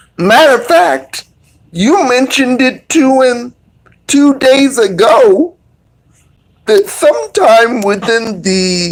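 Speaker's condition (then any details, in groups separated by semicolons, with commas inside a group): Cerebral palsy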